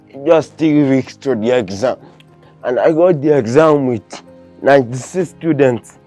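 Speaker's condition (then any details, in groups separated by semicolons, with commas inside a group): Cerebral palsy, severe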